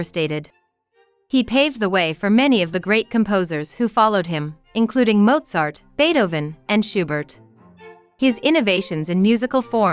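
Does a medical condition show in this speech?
No.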